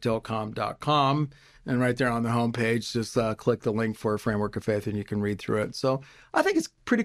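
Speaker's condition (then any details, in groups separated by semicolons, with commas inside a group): No condition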